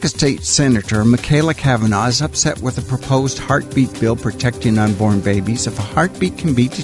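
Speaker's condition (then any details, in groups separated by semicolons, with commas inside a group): No condition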